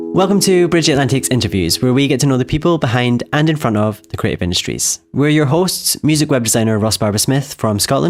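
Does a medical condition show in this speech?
No.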